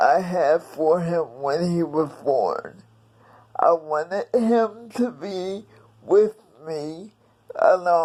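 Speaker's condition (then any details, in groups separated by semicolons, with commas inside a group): Cerebral palsy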